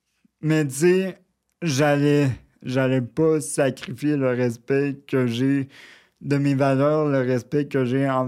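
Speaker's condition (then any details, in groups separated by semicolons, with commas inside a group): Cerebral palsy, near quadriplegia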